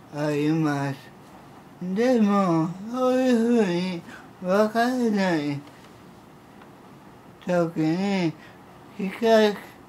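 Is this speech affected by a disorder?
Yes: cerebral palsy; severe, uses a wheelchair.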